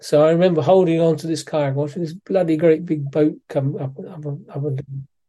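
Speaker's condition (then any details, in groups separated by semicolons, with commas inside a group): Parkinson's disease; physiotherapy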